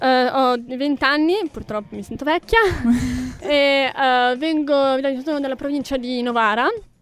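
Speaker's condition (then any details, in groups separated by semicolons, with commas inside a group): Deafness with cochlear implant; deaf from birth in right ear, congenital cytomegalovirus, 2-hour surgery in 2006, 15-stitch scar left head; wears cochlear implant since 2006, external part similar to hearing aid; documented as deaf-mute but speaks plenty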